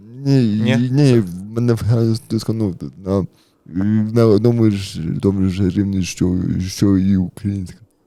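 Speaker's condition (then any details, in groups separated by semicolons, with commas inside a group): Cerebral palsy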